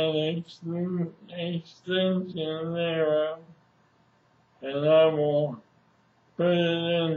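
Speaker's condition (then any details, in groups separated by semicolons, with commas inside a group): ALS; speech somewhat hard to understand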